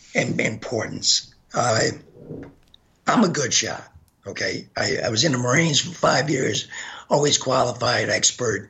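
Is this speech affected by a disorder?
Yes: gunshot injury to voice box; lodged 3 mm by carotid.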